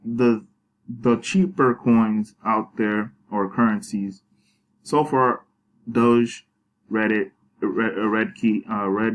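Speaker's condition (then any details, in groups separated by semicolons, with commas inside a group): No condition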